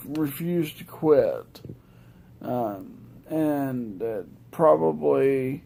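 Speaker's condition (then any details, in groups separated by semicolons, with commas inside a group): Multiple sclerosis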